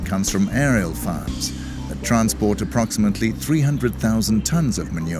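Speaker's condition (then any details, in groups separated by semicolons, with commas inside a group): No condition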